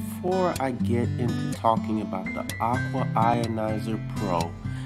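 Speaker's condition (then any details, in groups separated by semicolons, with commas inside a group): No condition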